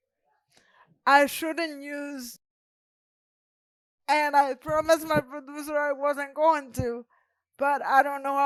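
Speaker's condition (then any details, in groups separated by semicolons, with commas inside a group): Cerebral palsy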